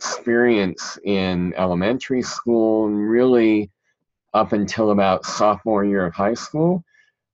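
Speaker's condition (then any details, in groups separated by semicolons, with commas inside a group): Cleft palate; present since childhood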